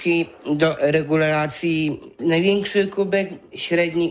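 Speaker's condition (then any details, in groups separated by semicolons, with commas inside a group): Down syndrome; intellectual disability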